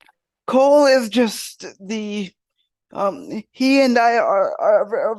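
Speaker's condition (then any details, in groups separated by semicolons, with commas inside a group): Cerebral palsy; wheelchair user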